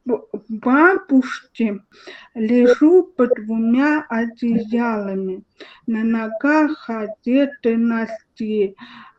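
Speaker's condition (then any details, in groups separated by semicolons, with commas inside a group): Cerebral palsy, spastic diplegia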